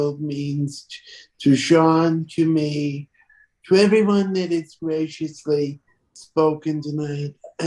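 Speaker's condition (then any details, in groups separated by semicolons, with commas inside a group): Cerebral palsy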